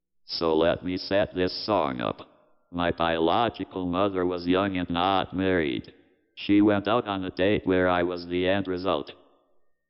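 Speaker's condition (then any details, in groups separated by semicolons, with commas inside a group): Cerebral palsy, speech-generating device; cerebral palsy diagnosed at age 4, brain injury to cerebellum, cannot walk, uses wheelchair; uses speech software to talk and sing; own speech hard to understand, talks and sings through speech software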